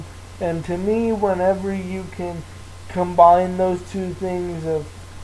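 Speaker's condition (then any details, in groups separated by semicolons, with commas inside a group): Cerebral palsy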